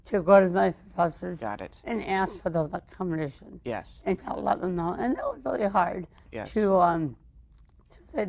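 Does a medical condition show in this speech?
Yes: cerebral palsy, mild.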